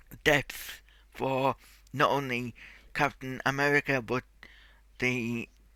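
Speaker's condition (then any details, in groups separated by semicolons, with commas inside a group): Cerebral palsy; tight muscles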